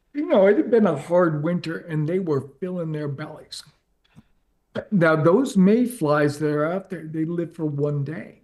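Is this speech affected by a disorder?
Yes: ALS; progressive, onset leg.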